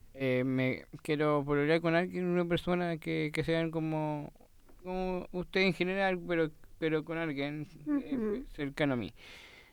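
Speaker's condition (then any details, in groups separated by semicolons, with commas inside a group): Down syndrome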